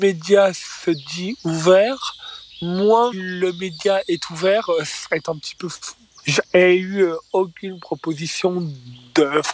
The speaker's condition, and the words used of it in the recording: Stuttering. On m'a dit, en fait, lors de ma première représentation, oh là là, c'est fou, qu'est-ce que vous jouez bien le beg.